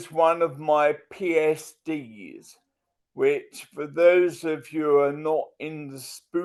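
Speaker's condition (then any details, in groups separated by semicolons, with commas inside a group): Multiple sclerosis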